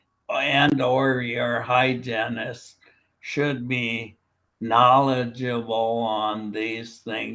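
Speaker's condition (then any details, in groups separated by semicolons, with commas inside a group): Primary lateral sclerosis, bulbar onset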